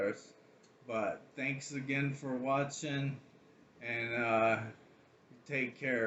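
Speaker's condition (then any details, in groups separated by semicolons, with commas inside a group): ALS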